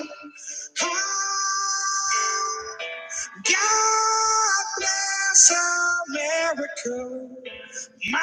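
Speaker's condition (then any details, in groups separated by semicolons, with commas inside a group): No condition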